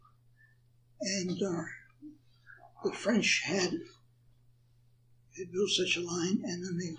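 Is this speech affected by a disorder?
Yes: Parkinson's.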